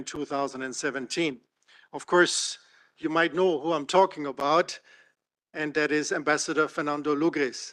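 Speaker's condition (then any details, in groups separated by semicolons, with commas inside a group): No condition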